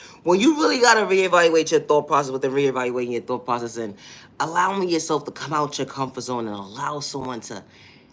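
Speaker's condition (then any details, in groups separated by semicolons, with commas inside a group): No condition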